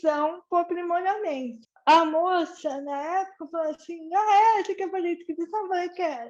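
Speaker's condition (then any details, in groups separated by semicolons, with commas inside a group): Cerebral palsy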